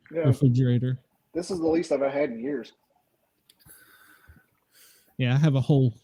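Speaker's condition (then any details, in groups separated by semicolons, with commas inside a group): No condition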